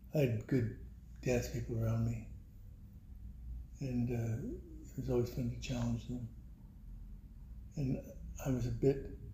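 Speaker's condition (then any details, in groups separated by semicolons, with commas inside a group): Parkinson's; voice weakened by Parkinson's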